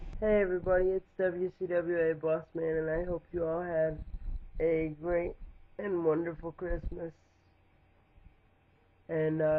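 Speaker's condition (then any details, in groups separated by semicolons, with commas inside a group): Cerebral palsy; lifelong, wheelchair user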